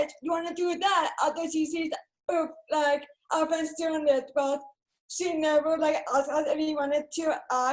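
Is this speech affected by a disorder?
Yes: cerebral palsy; speech therapy throughout childhood.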